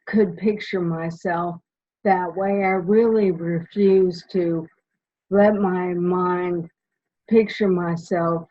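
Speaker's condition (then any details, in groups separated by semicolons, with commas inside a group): Primary lateral sclerosis; slow-progressing ALS form; diagnosed almost 4 years ago, walks, cane outdoors; a little awkward, swallows mid-sentence, voice tires less now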